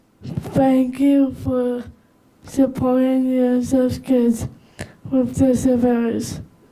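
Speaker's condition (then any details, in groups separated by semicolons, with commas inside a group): Cerebral palsy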